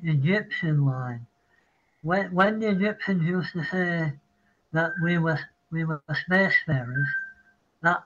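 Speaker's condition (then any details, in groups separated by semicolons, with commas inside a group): Parkinson's; citing Parkinson's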